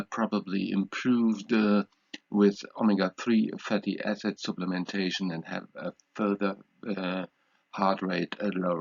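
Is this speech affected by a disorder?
No.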